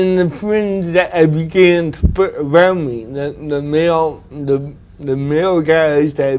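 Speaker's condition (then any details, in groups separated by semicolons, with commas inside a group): Cerebral palsy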